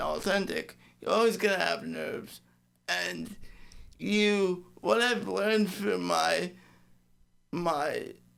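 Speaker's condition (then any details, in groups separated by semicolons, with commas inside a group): Cerebral palsy; occasional speech trouble, improving, voice struggles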